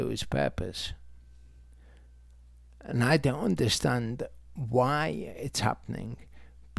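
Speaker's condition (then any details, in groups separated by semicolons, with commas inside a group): Multiple sclerosis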